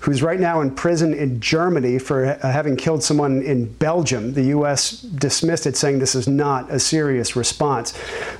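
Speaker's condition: No condition

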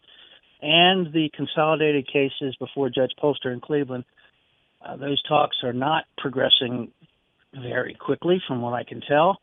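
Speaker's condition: No condition

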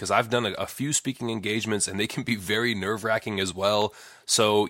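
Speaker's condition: No condition

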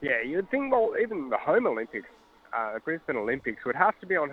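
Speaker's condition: No condition

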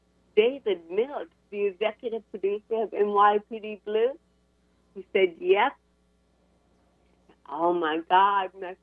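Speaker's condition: Cerebral palsy; ongoing Botox for chronic pain

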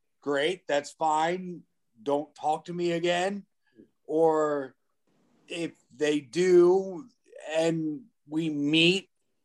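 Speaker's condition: Aphasia; aphasia caused by motorcycle wreck, now disabled

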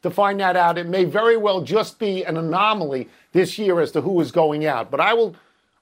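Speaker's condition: No condition

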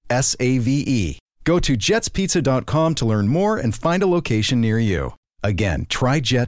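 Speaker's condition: No condition

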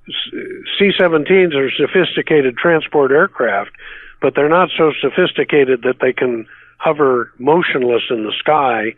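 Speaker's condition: No condition

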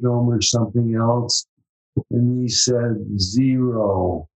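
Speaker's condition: ALS; slurred speech, lost deep resonating radio voice, throat badly affected

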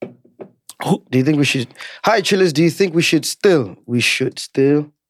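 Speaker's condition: No condition

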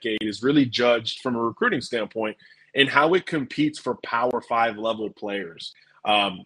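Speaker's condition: No condition

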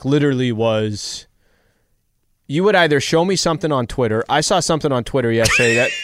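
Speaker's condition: No condition

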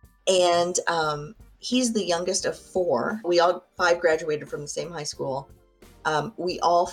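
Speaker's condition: No condition

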